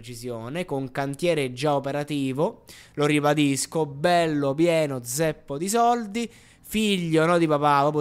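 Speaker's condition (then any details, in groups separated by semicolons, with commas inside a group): No condition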